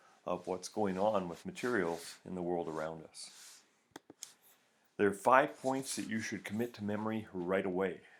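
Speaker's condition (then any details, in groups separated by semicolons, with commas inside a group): No condition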